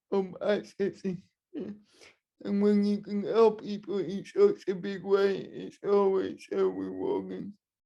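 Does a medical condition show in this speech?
Yes: cerebral palsy, spastic and dyskinetic.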